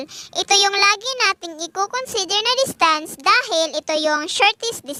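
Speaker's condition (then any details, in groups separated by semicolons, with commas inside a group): No condition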